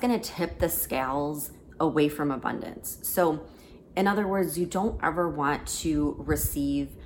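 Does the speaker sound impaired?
No.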